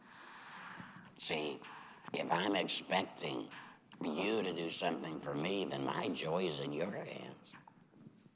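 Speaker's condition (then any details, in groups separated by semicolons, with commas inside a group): Laryngectomy; says used to serve God with voice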